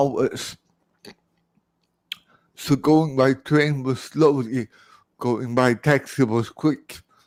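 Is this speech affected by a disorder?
Yes: cerebral palsy.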